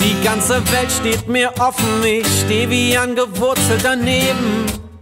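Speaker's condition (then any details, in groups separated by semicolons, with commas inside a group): No condition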